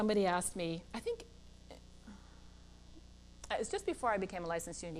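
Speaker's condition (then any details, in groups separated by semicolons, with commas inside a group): No condition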